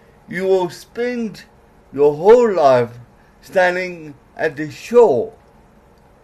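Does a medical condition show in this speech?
Yes: cerebral palsy; cycled 6-7 hours daily for 7 months.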